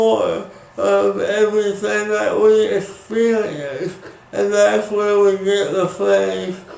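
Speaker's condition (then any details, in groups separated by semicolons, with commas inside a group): Speech impairment after birth surgery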